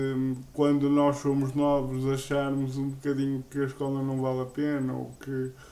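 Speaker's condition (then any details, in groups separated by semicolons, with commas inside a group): Cerebral palsy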